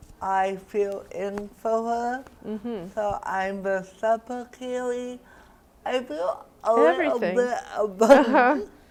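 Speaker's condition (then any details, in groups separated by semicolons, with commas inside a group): Cerebral palsy; diagnosed around age one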